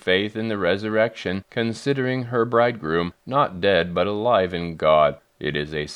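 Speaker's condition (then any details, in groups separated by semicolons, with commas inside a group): No condition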